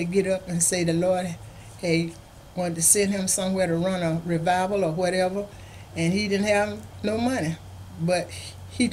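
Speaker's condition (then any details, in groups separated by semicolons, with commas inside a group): No condition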